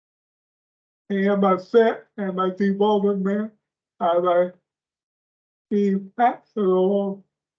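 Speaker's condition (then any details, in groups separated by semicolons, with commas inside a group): Speech impairment; speech impairment, relies on slides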